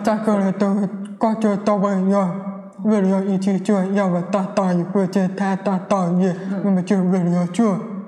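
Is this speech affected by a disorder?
Yes: hearing impairment; wears hearing aid, hears car horns and ambulance sirens with hearing aid; speech not very clear, others may not understand her.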